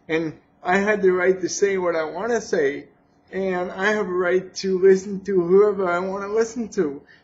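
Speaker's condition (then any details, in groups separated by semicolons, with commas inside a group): Cerebral palsy; has had surgery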